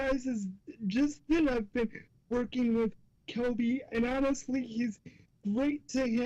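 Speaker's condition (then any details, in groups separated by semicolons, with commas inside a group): Cerebral palsy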